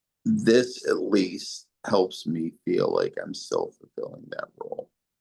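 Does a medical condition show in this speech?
Yes: ALS.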